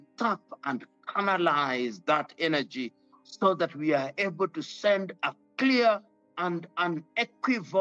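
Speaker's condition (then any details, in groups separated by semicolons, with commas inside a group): No condition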